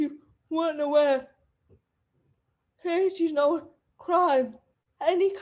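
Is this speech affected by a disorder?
Yes: cerebral palsy; wheelchair user.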